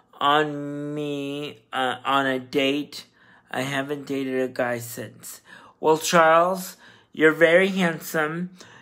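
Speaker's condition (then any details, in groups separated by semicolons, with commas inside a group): Cerebral palsy, spastic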